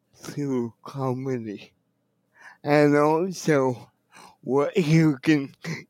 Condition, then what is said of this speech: Cerebral palsy. And the focus was on my cerebral palsy speech that they were worried no one would understand me.